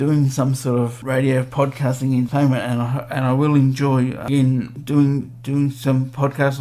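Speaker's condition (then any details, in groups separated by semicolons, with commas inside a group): Cerebral palsy; 46 years old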